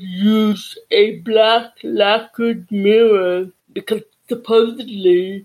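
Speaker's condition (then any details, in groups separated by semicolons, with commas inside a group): Deafness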